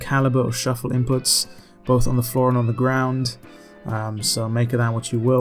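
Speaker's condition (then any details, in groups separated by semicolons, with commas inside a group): No condition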